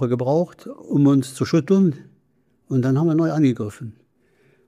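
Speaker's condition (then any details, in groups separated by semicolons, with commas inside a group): Parkinson's disease; deep brain stimulation: two brainstem electrodes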